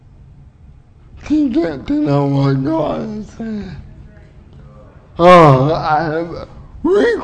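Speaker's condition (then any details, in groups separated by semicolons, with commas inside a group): Cerebral palsy; uses wheelchair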